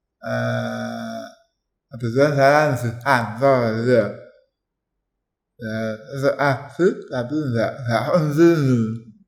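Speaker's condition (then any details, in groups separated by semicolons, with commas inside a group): Tongue cancer; biopsy-confirmed, ECCT treatment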